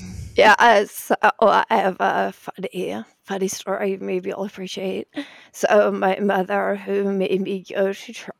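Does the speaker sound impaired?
Yes: spasmodic dysphonia; vocal cord disorder, diagnosed after praying for normal voice, repeated Botox injections silenced voice; Botox injections given up years ago, speaking without treatment; voice may sound like glitching audio, shaky, likened to NPR host Diane Rehm.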